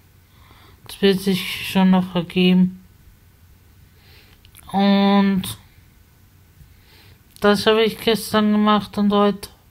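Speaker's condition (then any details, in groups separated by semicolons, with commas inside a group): Spasticity from birth; multiple sclerosis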